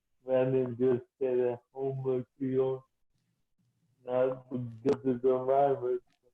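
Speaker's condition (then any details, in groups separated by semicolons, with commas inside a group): Cerebral palsy, mild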